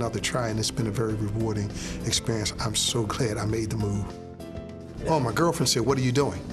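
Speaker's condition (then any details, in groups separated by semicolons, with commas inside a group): No condition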